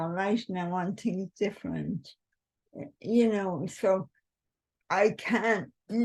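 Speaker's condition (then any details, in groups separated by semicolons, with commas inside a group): Cerebral palsy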